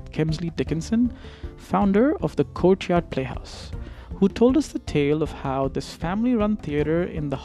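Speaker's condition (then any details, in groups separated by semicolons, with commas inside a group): No condition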